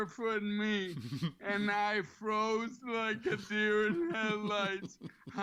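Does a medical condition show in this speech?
Yes: ALS; slightly slurred, has to slow down.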